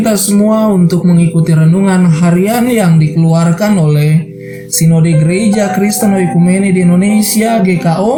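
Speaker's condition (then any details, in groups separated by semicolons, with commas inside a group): No condition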